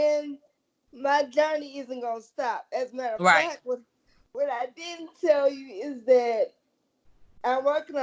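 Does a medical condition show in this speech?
Yes: cerebral palsy.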